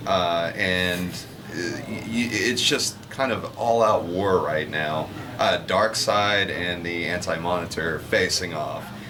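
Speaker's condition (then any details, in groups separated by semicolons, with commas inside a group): No condition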